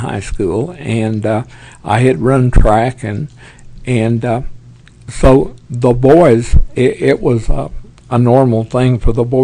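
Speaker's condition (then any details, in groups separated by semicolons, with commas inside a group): Parkinson's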